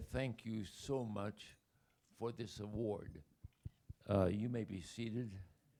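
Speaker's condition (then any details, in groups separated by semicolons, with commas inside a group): ALS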